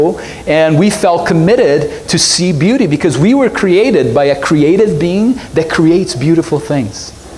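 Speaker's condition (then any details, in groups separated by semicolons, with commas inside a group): No condition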